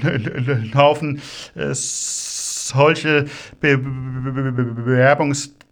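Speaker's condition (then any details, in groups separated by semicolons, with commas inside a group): Stuttering; developmental, lifelong, possibly inherited, father stuttered, brother fluent, logopedic speech therapy, constant since second grade; says listeners may not yet have noticed stuttering; prolonged sounds, blocks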